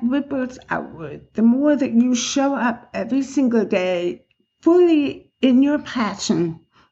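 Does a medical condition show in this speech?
Yes: profound deafness, acquired, profound; progressive hereditary hearing loss, born hearing, hard of hearing childhood, profoundly deaf teen after water-skiing fall.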